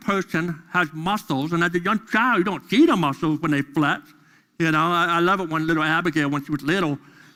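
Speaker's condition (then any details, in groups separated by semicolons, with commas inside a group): Deafness; deaf during school years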